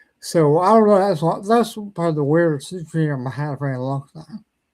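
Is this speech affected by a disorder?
Yes: cerebral ataxia; cerebral ataxia, small lesion on cerebrum, affects balance; diagnosed about 7 to 8 years ago; sometimes has problems talking.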